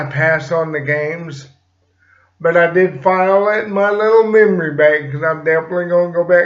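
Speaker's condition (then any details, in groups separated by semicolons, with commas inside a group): Cerebral palsy; slight speech impediment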